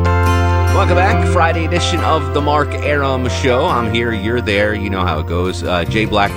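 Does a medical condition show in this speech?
No.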